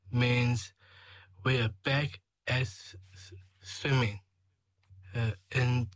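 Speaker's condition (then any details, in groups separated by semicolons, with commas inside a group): Down syndrome; 21 years old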